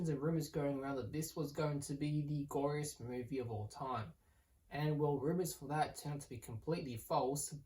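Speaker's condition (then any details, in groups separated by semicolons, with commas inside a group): No condition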